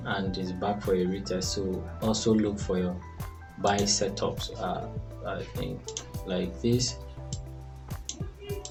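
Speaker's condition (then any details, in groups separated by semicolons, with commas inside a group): No condition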